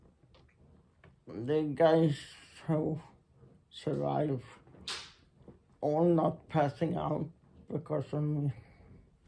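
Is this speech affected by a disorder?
Yes: muscular Parkinson.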